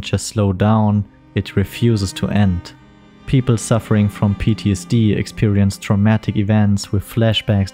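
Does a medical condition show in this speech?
No.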